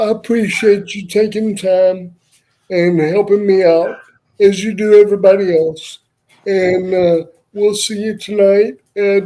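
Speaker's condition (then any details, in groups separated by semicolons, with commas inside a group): Cerebral palsy; uses wheelchair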